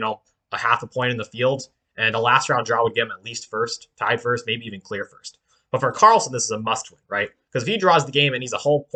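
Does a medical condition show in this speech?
No.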